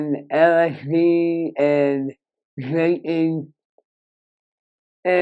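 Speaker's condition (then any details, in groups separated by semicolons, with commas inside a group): Moebius syndrome; no speech until age 4, speech therapy, excess saliva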